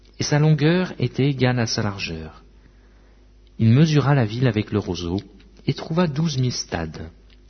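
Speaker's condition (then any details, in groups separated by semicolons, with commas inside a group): No condition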